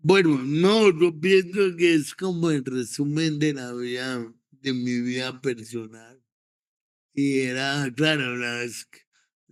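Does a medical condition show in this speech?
Yes: cerebral palsy.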